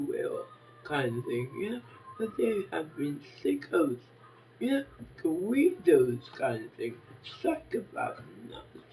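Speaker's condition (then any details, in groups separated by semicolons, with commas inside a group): Facial palsy; can barely hear own speech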